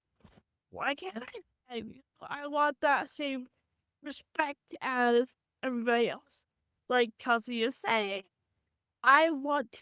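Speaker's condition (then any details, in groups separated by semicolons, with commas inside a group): Cerebral palsy; had speech therapy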